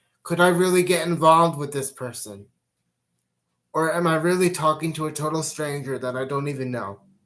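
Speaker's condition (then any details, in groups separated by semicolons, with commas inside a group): Cerebral palsy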